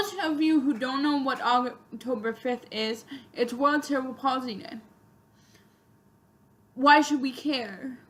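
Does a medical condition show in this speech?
Yes: spastic quadriplegic cerebral palsy; spastic quadriplegic, constant muscle tightness, all four limbs, fine motor; hard to type, cannot walk or run normally; speech somewhat affected.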